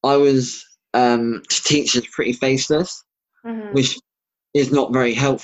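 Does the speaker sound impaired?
Yes: bilateral cleft lip and palate; congenital, severe, found at birth, over 30 operations, surgeries repeated 3-4 times, many grommets, bleeding ear infections, very poor childhood hearing; relearned speech after each palate surgery, practiced alphabet.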